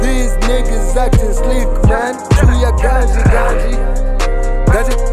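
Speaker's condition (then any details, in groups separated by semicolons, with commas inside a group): No condition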